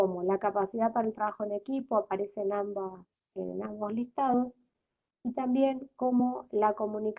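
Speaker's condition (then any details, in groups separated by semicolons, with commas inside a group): No condition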